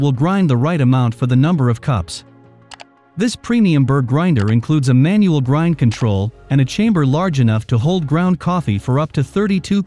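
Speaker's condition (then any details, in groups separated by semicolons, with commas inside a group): No condition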